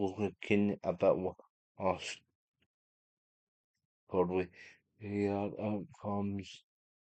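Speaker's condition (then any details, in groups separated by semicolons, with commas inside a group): Cerebral palsy; unable to walk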